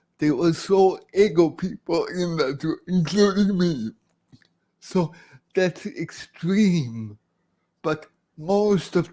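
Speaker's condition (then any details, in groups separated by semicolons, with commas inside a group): Cerebral palsy, severe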